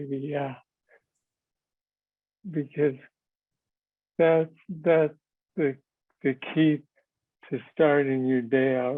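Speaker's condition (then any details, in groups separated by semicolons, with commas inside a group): Parkinson's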